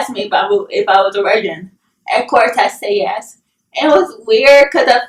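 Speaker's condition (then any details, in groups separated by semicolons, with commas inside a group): Cerebral palsy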